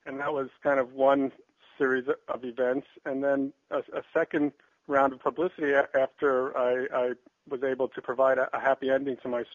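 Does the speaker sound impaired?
No.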